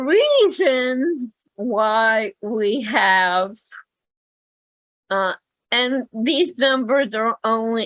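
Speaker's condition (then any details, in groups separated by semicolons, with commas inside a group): Cerebral palsy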